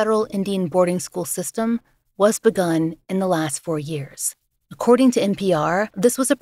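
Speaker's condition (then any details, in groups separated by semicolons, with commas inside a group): No condition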